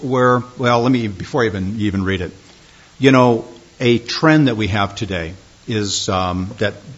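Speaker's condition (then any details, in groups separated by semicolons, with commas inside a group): No condition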